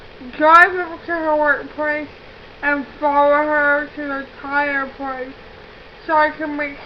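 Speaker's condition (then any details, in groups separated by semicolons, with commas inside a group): Cerebral palsy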